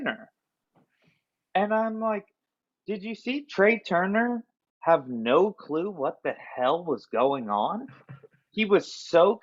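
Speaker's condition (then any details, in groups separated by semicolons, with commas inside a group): No condition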